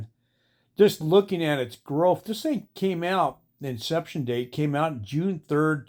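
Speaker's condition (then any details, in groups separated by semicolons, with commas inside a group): No condition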